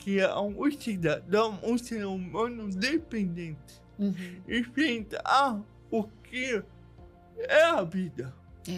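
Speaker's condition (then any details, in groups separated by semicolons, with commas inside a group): Cerebral palsy; diagnosed in childhood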